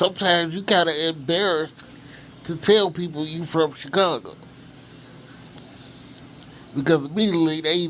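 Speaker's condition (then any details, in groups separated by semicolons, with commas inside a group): Cerebral palsy; from birth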